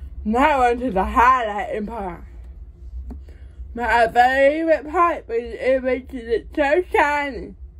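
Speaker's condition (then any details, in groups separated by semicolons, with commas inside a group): Cerebral palsy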